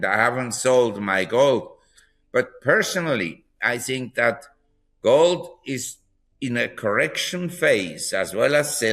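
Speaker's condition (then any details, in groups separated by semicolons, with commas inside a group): No condition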